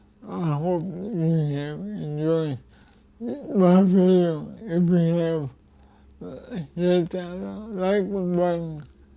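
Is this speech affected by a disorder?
Yes: cerebral palsy.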